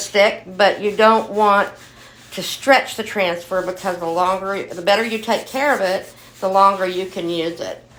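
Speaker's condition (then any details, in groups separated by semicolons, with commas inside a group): No condition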